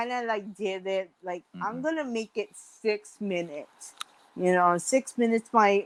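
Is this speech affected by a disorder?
Yes: mild cerebral palsy.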